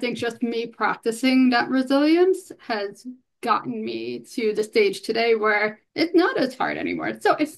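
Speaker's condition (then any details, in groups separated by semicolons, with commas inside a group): Hearing loss, bilateral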